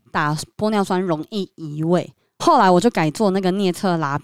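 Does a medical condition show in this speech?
Yes: submucous cleft palate; submucous cleft palate since childhood, former underbite, braces, insurance-covered orthognathic surgery advancing upper, retracting lower jaw; recent cough.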